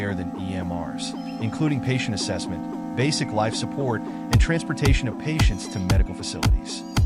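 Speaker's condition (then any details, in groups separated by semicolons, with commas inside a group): No condition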